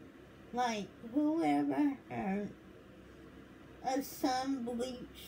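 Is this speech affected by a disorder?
Yes: cerebral palsy.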